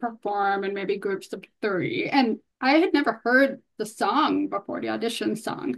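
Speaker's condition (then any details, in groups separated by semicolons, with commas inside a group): Hearing loss, bilateral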